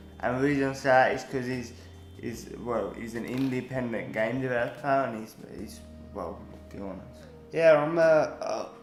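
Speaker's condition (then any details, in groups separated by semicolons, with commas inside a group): Quadriplegic cerebral palsy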